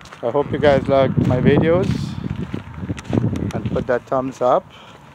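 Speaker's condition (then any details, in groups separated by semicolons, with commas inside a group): No condition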